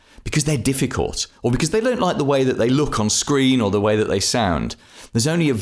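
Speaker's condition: No condition

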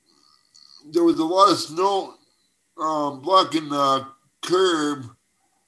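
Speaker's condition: Cerebral palsy; uses wheelchair for mobility

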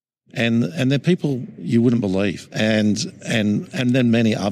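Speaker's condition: No condition

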